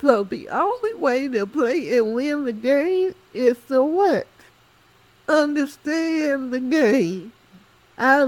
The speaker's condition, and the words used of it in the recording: Cerebral palsy. But people don't want to hire you because of your speech.